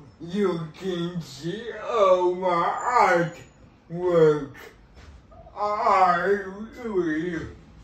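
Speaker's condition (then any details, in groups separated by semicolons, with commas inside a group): Cerebral palsy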